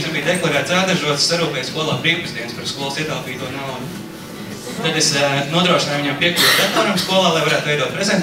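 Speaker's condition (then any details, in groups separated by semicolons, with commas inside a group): No condition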